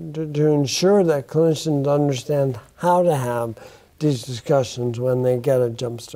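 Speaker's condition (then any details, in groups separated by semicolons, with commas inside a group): Bulbar onset ALS; affects speech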